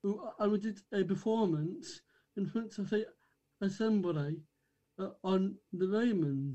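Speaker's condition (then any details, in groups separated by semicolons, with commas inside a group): Down syndrome; from birth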